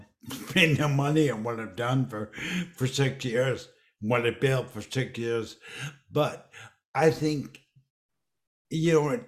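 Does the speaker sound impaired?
Yes: dysarthria; ruptured brain aneurysm then massive stroke two weeks later, stroke at age 47, initially half paralyzed, cannot walk; about 9 years since stroke, wheelchair user, says in wheelchair 12 years; speech deficit, swallow deficit interrupts speaking.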